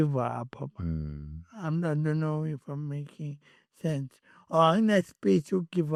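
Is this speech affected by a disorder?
Yes: cerebral palsy.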